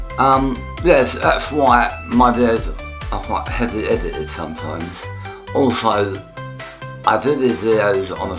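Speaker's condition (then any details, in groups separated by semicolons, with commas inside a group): Tongue cancer; half tongue removed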